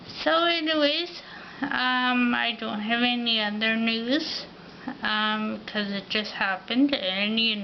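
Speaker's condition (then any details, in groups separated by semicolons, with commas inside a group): Ataxia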